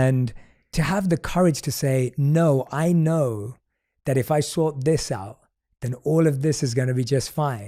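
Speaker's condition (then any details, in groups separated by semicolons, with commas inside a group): No condition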